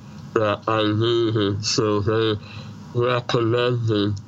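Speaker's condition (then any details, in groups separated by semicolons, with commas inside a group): Treacher Collins syndrome; congenital, severe cleft palate, emergency tracheotomy at birth, born deaf, no ears, maxillofacial surgeries into adulthood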